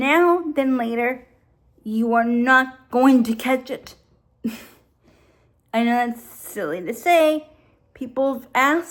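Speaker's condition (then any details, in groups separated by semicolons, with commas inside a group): Cerebral palsy; stroke at birth, right side weaker, increased tightness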